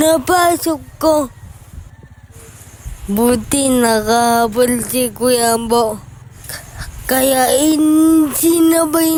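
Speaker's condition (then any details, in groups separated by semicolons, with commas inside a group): Cerebral palsy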